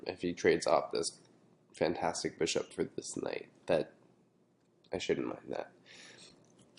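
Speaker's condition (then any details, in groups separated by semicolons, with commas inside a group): No condition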